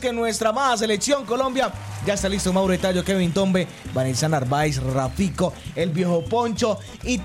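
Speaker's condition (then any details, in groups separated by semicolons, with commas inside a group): No condition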